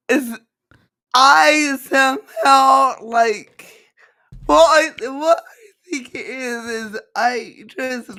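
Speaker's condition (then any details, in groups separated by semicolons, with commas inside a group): Cerebral palsy; speech affected, permanent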